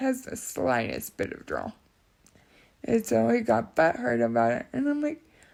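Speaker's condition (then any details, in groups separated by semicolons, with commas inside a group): Cerebral palsy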